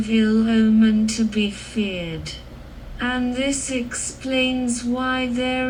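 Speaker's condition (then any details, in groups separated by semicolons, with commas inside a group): Cerebral palsy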